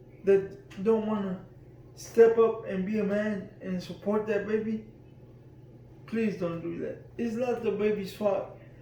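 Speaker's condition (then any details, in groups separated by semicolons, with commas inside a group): Cerebral palsy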